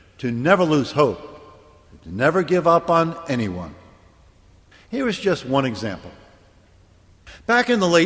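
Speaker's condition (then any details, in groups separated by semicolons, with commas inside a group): No condition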